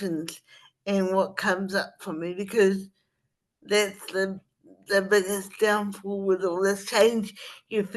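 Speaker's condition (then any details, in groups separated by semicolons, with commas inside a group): Spastic cerebral palsy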